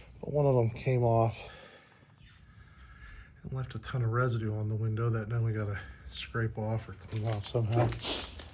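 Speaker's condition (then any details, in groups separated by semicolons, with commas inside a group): No condition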